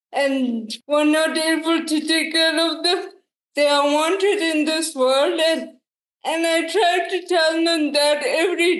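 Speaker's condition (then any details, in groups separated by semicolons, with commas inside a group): Cerebral palsy, quadriplegic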